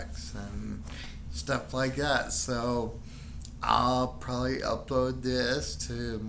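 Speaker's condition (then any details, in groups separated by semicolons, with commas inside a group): Friedreich's ataxia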